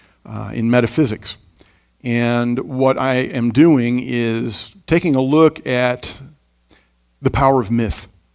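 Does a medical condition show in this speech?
No.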